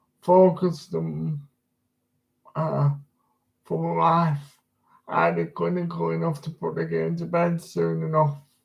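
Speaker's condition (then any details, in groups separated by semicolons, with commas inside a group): Disability affecting speech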